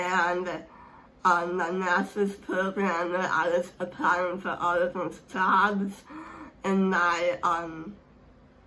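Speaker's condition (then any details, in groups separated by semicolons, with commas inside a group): Speech impairment; hard to understand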